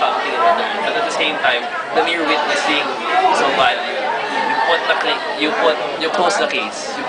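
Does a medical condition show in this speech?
No.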